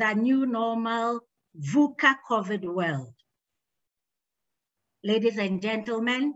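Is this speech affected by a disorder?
No.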